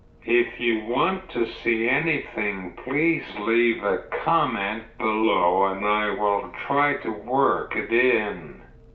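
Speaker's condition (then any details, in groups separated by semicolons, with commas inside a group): Cerebral palsy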